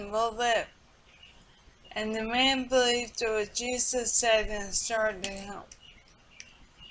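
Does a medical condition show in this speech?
Yes: multiple sclerosis; speech affected.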